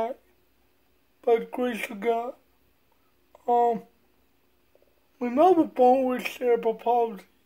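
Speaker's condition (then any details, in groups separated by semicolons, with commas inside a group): Cerebral palsy; from birth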